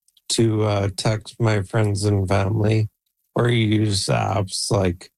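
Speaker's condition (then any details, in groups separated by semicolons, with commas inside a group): ALS; age 48, Neuralink N1 brain implant about 3 months, Toronto Western Hospital trial, thought-controlled computer; voice banked with 11 Labs for AI voice, communicating by computer through Neuralink implant; voice declining, expects soon to lose ability to talk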